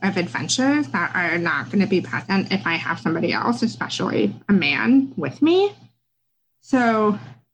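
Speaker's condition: Deafness; had speech therapy

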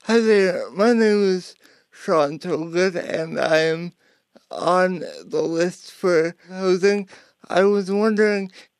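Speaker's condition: Cerebral palsy; power wheelchair user

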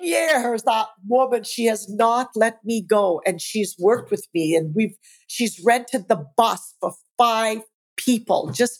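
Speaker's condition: No condition

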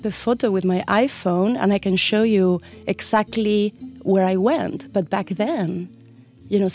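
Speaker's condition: No condition

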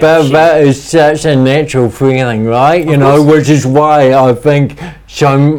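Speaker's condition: Cerebral palsy; speech impediment, talks funny

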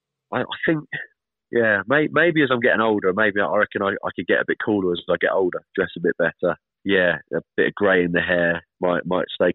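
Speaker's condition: No condition

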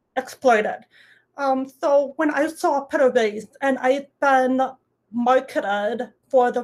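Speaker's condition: Deafness; deaf medically, little-d deaf, some residual hearing, wears hearing aid, lip reads, no sign language; speaks orally, audible deaf accent noticed by listeners

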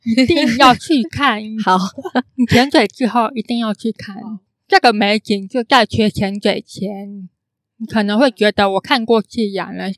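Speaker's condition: Congenital hearing impairment; cannot hear clearly

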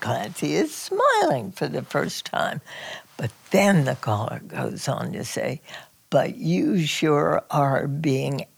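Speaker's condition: Spasmodic dysphonia; Botox injections into vocal cords once or twice a year

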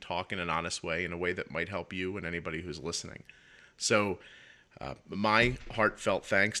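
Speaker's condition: No condition

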